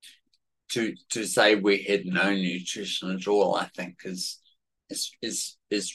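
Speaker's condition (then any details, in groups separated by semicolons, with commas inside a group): Cerebellar atrophy; said to be genetic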